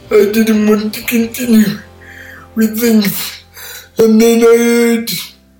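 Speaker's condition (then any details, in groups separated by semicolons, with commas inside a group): Cerebral palsy; from birth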